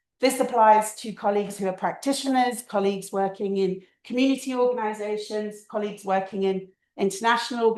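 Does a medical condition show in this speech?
No.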